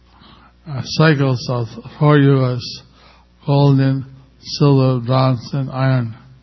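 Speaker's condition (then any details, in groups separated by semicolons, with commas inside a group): Stroke with facial paralysis; one side of face a little paralyzed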